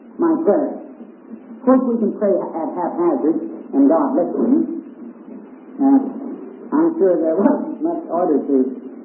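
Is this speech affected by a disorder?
No.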